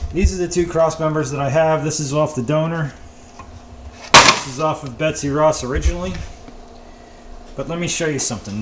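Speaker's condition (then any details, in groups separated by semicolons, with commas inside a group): No condition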